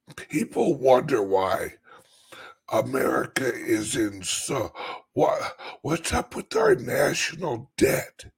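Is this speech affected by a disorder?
Yes: chronic voice problem; about 2 years of dry, stiff voice box, uses CPAP machine; constant dry throat, urge to clear throat, stiff voice box loosening, easier when louder.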